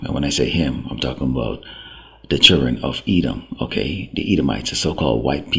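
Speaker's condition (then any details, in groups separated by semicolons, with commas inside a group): No condition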